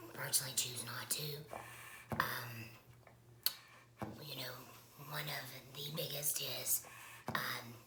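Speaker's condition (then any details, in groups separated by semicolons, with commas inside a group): Laryngectomy, voice prosthesis; TEP voice by occluding HME, harder getting enough air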